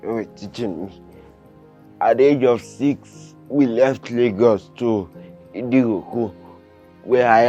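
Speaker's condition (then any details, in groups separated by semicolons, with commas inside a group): Cerebral palsy, severe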